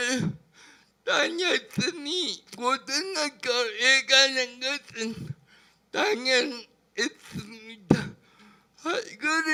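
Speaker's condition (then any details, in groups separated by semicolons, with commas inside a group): Brain lesion disability grade 1, severe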